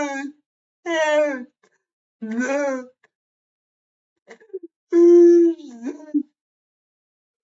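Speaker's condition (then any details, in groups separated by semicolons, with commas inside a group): Cerebral palsy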